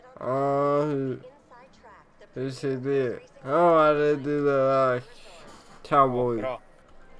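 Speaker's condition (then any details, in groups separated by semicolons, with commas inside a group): Cerebral palsy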